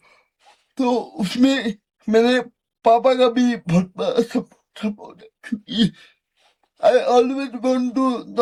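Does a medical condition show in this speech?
Yes: cerebral palsy; since childhood.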